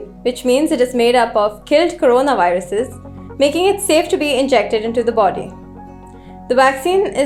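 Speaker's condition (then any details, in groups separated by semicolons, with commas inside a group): No condition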